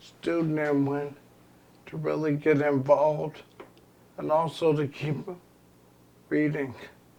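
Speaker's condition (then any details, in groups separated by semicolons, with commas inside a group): ALS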